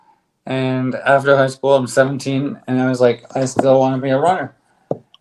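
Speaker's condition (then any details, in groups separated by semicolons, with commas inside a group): ALS; on drug, stronger bite, speaks better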